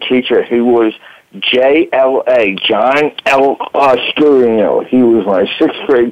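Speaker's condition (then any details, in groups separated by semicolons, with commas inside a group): Voice box damage from tracheostomy; fire at 30, medic's trach tube damaged voice box, traumatic brain injury, 1-2 week coma; about 35 years since injury, past therapy and psychiatrists; lasting physical voice challenge from damaged voice box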